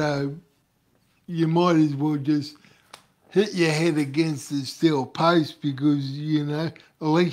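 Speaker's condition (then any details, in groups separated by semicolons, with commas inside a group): Cerebral palsy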